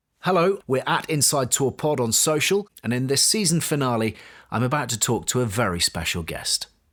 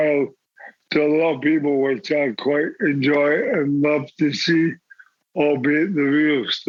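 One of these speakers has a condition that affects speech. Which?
The second: motor neurone disease; onset in arm, terminal; four and a half years since diagnosis, needs feeding help; still able to speak, eat and drink.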